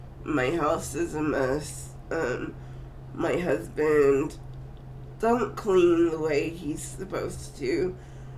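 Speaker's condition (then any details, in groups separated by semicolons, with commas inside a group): Cerebral palsy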